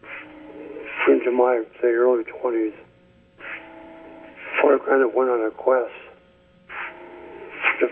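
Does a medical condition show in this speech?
Yes: ALS; speech getting worse.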